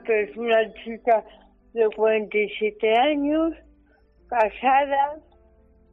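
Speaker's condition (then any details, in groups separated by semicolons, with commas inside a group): Cerebral palsy; cerebral palsy from birth, oxygen loss after midwife abandonment, hospital Virgen de la Salud Toledo; age 47, increasingly dependent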